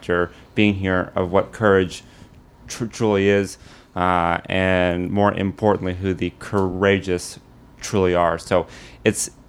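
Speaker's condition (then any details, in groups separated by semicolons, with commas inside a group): Stuttering; 3 weeks at American Institute for Stuttering (AIS), Manhattan, openly discloses stuttering; stutters without visible struggle, comfortable confident speech, some words not out perfectly; repeated sounds, blocks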